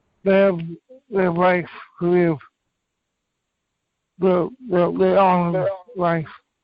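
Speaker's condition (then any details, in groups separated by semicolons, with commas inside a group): Cerebral palsy; from birth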